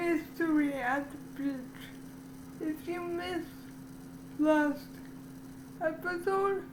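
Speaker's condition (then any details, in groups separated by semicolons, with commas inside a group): Cerebral palsy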